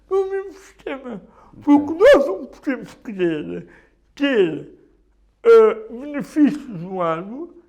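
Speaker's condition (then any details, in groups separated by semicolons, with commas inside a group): Cerebral palsy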